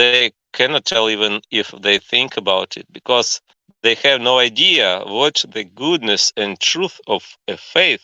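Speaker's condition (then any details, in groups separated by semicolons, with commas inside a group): No condition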